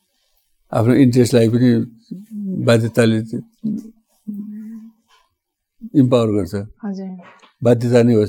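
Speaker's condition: Parkinson's disease; elderly; slurred, jumbled speech, sometimes hard to understand, sometimes sounds fine, dry mouth

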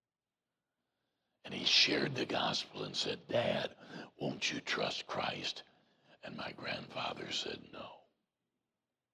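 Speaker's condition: Voice box removal needed; expects R2-D2-like voice after removal

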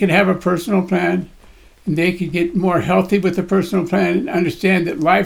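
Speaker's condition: Parkinson's disease; voice shakes, body shakes

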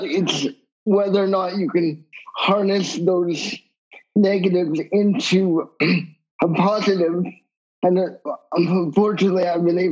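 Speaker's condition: Cerebral palsy; wheelchair user

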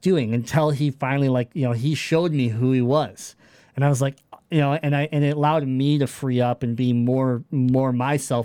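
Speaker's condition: Cleft palate; congenital cleft palate

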